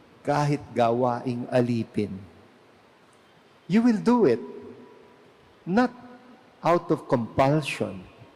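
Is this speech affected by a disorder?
No.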